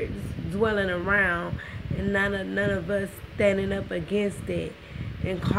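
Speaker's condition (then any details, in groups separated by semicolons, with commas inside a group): Cerebral palsy, spastic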